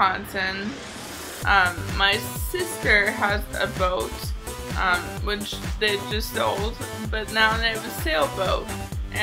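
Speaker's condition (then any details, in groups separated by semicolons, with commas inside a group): Cerebral palsy, mild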